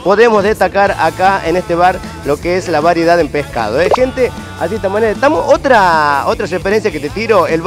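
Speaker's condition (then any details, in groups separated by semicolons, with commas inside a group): No condition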